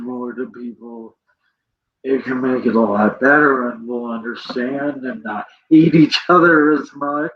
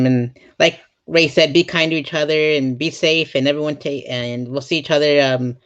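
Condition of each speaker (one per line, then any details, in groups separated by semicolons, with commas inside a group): Cerebral palsy; present from birth
No condition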